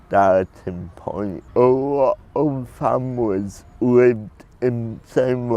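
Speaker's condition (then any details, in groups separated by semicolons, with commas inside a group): Cerebral palsy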